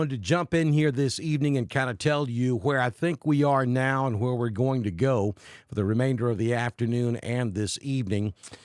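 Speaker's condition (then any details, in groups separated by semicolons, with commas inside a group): No condition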